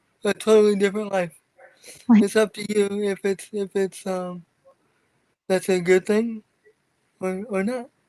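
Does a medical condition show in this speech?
Yes: cerebral palsy; from birth, wheelchair user; not progressive, some symptoms worsening.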